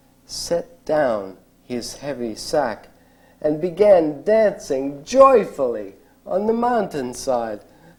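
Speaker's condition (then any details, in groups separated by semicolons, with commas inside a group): ALS; diagnosed eight years ago, at age 35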